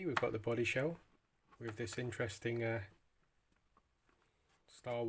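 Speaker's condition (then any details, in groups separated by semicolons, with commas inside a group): No condition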